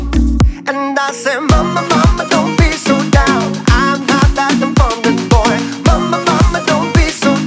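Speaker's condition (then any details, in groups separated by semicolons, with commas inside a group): No condition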